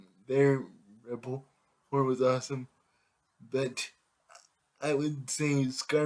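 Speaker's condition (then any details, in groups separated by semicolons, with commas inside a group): Cerebral palsy; affects all muscles; able to speak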